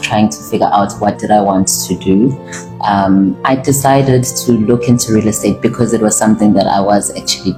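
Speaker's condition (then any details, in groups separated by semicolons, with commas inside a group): No condition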